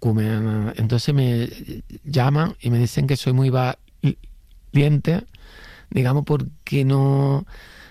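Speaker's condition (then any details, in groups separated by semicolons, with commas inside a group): Stuttering; stutter since childhood; mild stutter during interview, self-described; blocks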